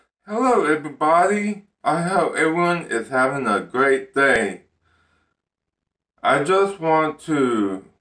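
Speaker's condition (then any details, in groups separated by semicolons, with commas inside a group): Ataxic cerebral palsy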